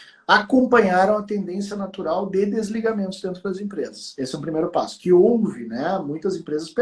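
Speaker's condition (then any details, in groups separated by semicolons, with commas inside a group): No condition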